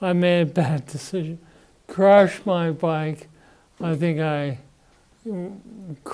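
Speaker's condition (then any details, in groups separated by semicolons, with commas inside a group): Parkinson's disease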